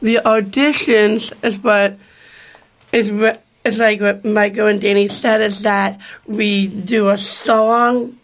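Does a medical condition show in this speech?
Yes: Down syndrome; from birth, born in Rochester, raised in Palmyra, New York.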